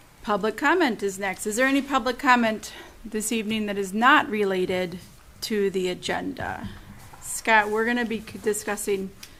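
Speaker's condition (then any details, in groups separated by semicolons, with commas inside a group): No condition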